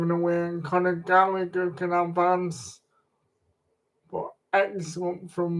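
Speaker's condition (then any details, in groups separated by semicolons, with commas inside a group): Cerebral palsy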